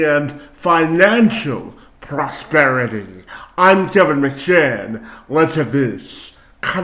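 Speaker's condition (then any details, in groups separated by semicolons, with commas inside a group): Cerebral palsy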